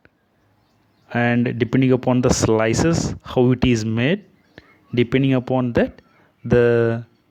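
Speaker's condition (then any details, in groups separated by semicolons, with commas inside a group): No condition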